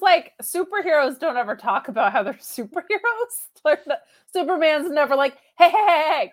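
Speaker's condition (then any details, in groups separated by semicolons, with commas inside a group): No condition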